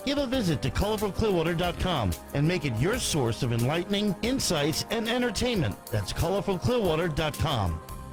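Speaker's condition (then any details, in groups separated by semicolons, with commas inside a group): No condition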